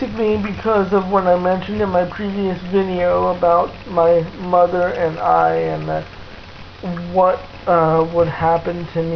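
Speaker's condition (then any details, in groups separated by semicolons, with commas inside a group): Cerebral palsy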